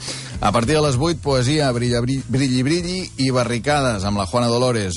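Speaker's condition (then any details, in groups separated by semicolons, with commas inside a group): No condition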